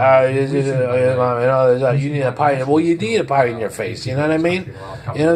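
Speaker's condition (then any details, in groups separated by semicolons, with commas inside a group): No condition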